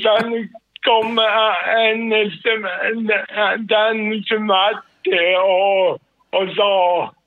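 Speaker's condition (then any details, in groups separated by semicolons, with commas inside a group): Cerebral palsy; considered a functional impairment not a disease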